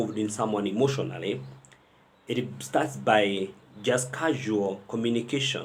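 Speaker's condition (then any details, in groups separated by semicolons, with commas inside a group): No condition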